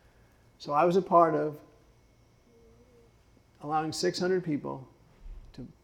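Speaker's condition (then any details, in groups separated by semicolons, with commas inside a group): Parkinson's; ice water harms vocal cords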